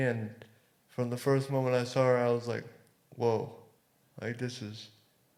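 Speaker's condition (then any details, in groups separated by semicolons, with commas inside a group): Cerebral palsy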